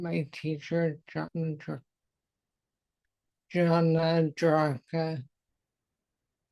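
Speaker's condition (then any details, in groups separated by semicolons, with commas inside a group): Multiple sclerosis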